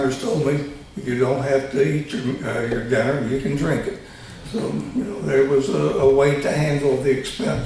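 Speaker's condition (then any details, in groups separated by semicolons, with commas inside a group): Tongue cancer surgery; three malignant tongue tumors removed, both sides of tongue; third tumor removed about a year ago; trouble saying many words, low volume, creaky voice, worse after each surgery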